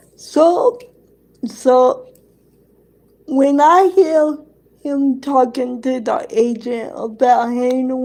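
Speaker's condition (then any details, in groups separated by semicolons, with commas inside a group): Cerebral palsy; present from birth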